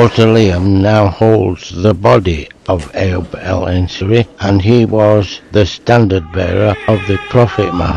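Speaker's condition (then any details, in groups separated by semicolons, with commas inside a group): Motor neuron disease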